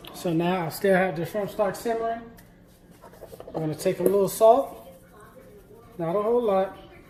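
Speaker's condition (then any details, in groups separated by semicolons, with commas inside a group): No condition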